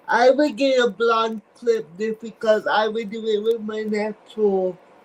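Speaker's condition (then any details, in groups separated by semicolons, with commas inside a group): Cerebral palsy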